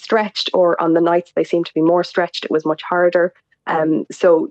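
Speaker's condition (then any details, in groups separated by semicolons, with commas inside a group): No condition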